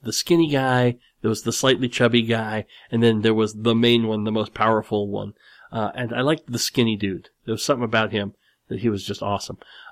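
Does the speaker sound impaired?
Yes: cleft lip and palate; large dent in skull at graft site.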